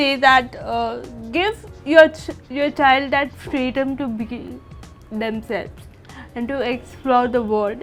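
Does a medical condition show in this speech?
Yes: cerebral palsy.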